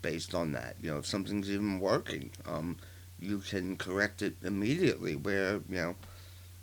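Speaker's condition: Partial glossectomy for tongue cancer, partial, 40% of right tongue

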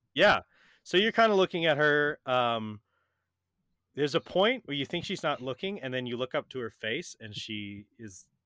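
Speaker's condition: No condition

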